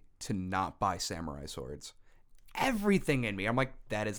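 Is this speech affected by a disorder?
No.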